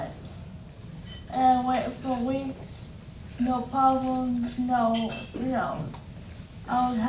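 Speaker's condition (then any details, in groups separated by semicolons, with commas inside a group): Cerebral palsy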